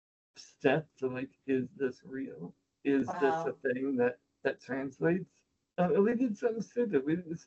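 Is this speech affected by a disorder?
Yes: spinal muscular atrophy; technically type 2, outlived type 1.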